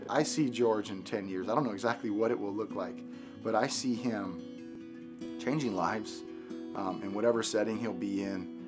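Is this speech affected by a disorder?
No.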